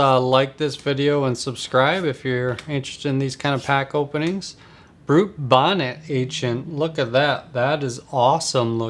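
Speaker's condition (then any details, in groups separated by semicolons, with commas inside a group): No condition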